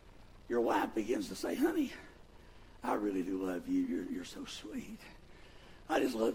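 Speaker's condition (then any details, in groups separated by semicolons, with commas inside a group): Vocal fold paralysis, bilateral; speaks with false vocal folds; move or vibrate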